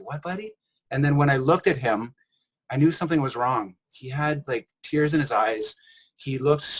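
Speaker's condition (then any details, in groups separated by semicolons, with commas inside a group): No condition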